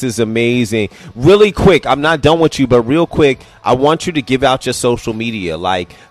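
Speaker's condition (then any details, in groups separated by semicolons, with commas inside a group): No condition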